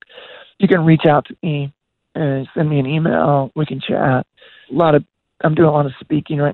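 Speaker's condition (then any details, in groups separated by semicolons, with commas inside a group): Voice disorder; progressive voice disorder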